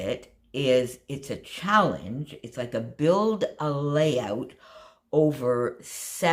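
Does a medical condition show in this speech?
No.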